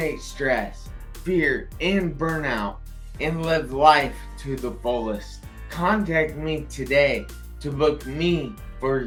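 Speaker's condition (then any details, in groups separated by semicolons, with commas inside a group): Traumatic brain injury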